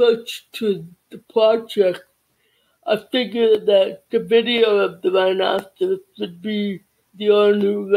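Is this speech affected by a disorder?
Yes: cerebral palsy; childhood speech therapy.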